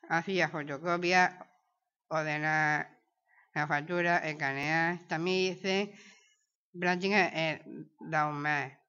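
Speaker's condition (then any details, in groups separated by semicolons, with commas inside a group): Down syndrome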